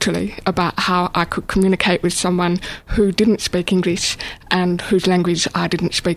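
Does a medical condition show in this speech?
Yes: deafness, born deaf; probably congenital deafness, diagnosed at age 3.5, twin brother and older sister also deaf; uses spoken English and Auslan (Australian sign language), signing since age 16.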